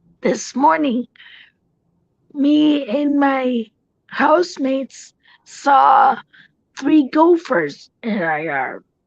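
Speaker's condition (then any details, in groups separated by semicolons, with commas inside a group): Cerebral palsy; tracheotomy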